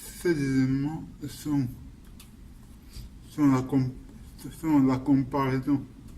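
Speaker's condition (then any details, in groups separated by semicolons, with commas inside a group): Cerebral palsy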